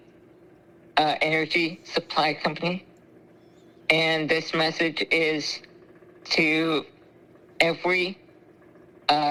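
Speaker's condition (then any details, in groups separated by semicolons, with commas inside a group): Spinal muscular atrophy; ventilator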